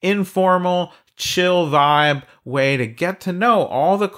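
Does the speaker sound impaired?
No.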